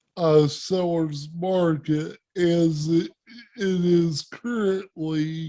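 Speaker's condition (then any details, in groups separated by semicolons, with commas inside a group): Cerebral palsy; speech impairment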